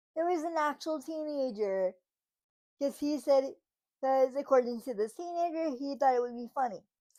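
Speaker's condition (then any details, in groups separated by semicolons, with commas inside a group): Cerebral palsy, spastic; from birth, muscle spasms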